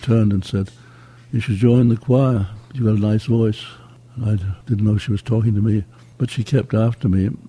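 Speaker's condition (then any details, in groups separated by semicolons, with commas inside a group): Parkinson's disease; age 85, somewhat slowed by Parkinson's; voice muted, closely mic'd for interview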